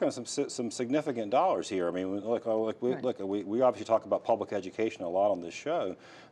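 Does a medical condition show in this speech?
No.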